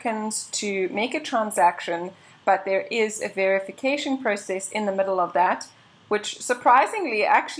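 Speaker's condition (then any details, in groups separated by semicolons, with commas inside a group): No condition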